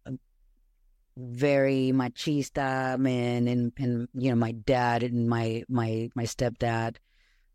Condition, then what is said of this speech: Stuttering. When I speak, I do stutter, or I will pause, just as a light reminder for you